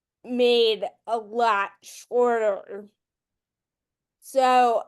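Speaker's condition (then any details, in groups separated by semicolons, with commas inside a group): Friedreich's ataxia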